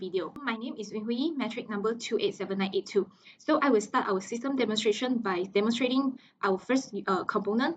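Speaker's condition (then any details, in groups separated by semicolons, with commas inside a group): No condition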